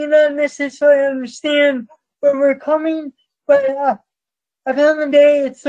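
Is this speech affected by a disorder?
Yes: cerebral palsy; from birth, affects movement.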